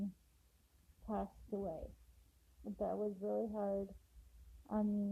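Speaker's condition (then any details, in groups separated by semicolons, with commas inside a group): Cerebral palsy; affects walking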